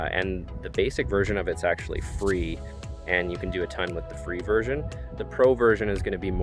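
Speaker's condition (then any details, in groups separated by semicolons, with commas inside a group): No condition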